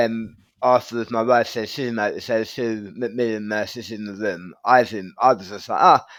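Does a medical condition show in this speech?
Yes: tongue cancer surgery.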